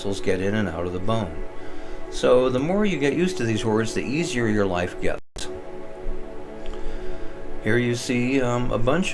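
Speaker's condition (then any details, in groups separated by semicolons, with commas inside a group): No condition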